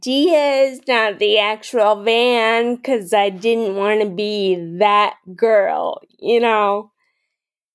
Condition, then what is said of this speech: Ataxia. You can have a lot more speech issues, which I obviously have some speech issues, but other people, it's a lot more pronounced.